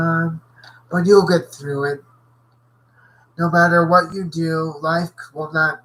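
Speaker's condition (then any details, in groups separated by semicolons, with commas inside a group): Cerebral palsy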